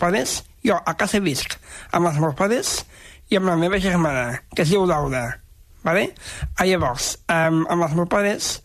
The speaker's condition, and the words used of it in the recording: Down syndrome. Perquè, clar, jo soc molt parlador.